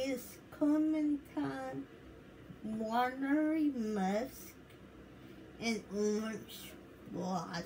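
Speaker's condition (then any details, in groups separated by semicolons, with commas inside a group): Cerebral palsy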